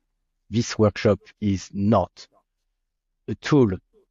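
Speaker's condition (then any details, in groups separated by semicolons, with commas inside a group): No condition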